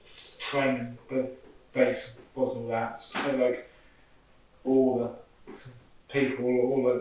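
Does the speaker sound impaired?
Yes: stutter; stammer present since school years; difficulty saying things at work raising safety concerns, speech reportedly different when drunk; here repeated sounds, prolonged sounds.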